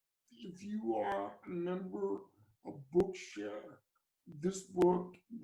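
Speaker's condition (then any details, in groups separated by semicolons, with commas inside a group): Cerebral palsy; from birth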